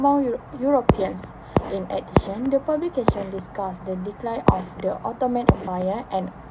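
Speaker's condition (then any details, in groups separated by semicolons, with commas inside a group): No condition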